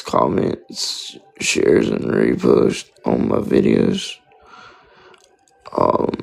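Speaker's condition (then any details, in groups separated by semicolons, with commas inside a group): Spastic quadriplegic cerebral palsy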